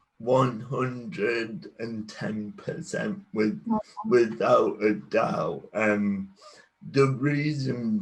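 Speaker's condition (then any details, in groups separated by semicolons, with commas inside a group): Cerebral palsy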